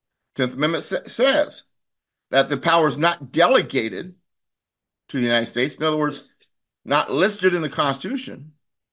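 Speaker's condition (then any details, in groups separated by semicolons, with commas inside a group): No condition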